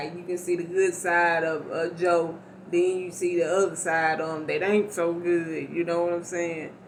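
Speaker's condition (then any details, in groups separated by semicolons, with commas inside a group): Cerebral palsy; not paralyzed, can stand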